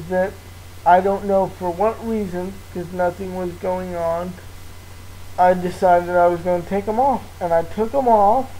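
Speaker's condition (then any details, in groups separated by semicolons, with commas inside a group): Cerebral palsy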